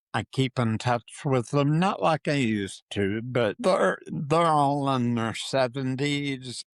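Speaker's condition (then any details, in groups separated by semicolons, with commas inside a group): Parkinson's disease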